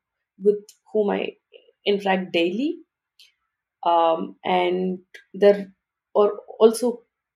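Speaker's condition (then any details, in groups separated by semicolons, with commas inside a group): Stuttering; stuttering since about age 3, grew up in India speaking Telugu, English and Hindi; variable, some days fluent even in stand-up meetings, other days hard to get words out; blocks and pauses, hard syllables and phonics trigger blocks, nervous in groups; repeated sounds, prolonged sounds, blocks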